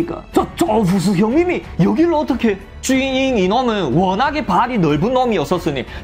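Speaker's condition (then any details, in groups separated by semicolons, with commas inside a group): No condition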